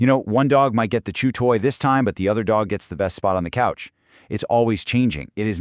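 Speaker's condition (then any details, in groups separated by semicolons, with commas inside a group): No condition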